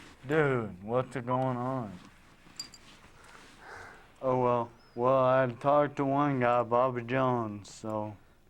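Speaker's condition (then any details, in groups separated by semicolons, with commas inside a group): Traumatic brain injury; now talking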